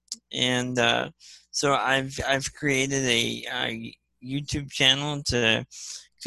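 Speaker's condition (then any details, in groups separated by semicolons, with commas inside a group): Spastic cerebral palsy; physical and occupational therapy in childhood, multi-handicap class, once on 24 medications; off nearly all medications, smart drive wheelchair system with scroll wheel speed control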